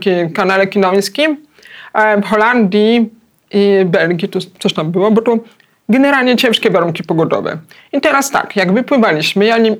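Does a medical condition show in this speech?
Yes: hard of hearing, cochlear implant.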